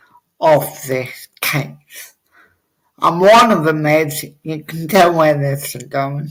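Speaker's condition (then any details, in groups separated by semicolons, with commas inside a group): Cerebral palsy; wheelchair user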